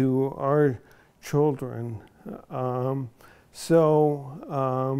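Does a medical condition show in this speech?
Yes: ALS; onset in one foot.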